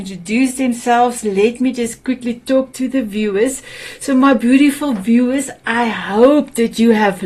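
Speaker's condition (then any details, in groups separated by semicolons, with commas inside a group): No condition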